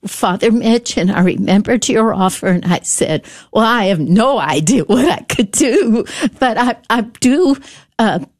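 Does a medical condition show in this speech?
Yes: spasmodic dysphonia; brain condition, muscles miscoordinate, care at UT Health Science Center, speech therapists; uses speech therapy techniques, careful breathing to project voice; voice problem, speech gets out of whack, still able to speak if careful.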